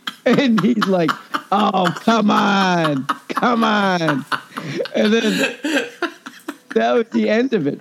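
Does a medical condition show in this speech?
No.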